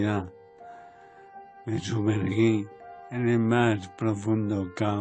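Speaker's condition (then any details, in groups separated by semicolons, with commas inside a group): ALS; late stage, near death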